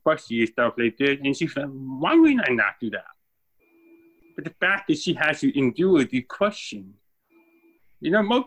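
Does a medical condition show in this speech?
Yes: deafness, born deaf.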